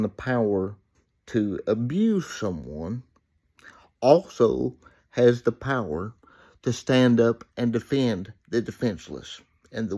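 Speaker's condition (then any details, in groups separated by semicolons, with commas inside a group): Cerebral palsy; reports speaking clearly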